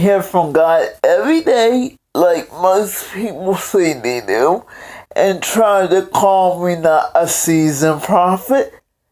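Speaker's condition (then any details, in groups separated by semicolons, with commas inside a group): Cerebral palsy; several unnoticed strokes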